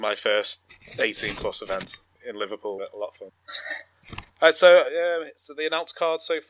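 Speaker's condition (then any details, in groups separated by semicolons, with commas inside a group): No condition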